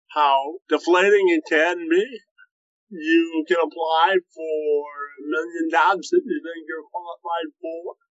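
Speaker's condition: Cerebral palsy; from birth

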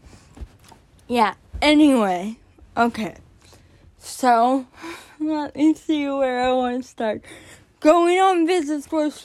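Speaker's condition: Cerebral palsy; born addicted

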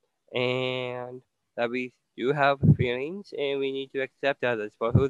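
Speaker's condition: Down syndrome; genetic, extra copy of chromosome 21, present from birth, no surgeries; communicates very clearly per host, experienced giving many speeches

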